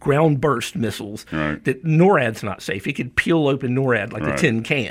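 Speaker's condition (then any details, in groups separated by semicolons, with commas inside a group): No condition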